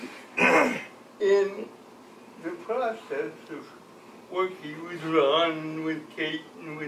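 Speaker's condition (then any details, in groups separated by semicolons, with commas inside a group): Cerebral palsy; from birth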